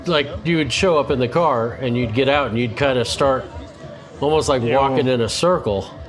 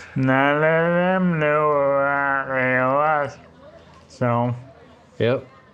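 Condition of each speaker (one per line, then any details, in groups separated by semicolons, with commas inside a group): No condition
ALS; ALS, slow progression, leg onset; 8 years since diagnosis, breathes unaided, wheeled aid, wheelchair; talks with struggle, tongue feels fat, little speech after 5pm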